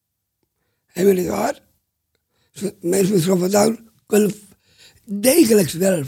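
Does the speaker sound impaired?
Yes: Down syndrome; speaks well by own and host's account, expresses himself clearly.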